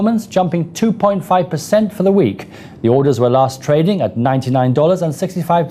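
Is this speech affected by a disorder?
No.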